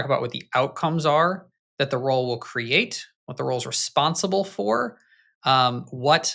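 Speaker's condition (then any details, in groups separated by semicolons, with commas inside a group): No condition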